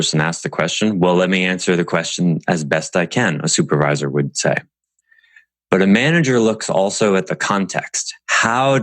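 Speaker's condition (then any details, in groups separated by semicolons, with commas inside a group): No condition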